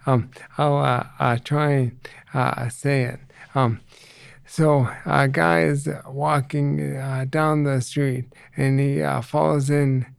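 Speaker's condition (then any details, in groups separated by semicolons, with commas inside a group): ALS; reduced ability to get around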